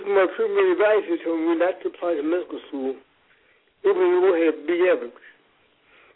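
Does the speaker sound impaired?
Yes: cerebral palsy; congenital, umbilical cord around neck, resuscitated in ICU, hands affected, writing difficulty, childhood therapy thrice weekly; speech impairment named as a challenge.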